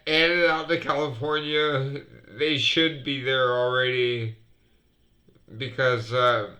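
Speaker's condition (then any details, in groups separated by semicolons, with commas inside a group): Multiple sclerosis; sometimes hard to breathe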